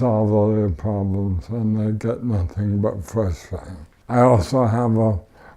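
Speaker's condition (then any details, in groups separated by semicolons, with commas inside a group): ALS; voice changed, speaks through synthesized banked voice on device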